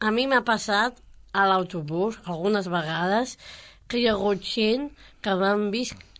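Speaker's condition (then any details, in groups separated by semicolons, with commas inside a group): Down syndrome; congenital, three copies of chromosome 21, adult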